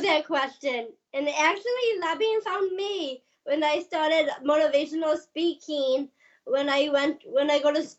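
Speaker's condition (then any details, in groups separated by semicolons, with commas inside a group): Down syndrome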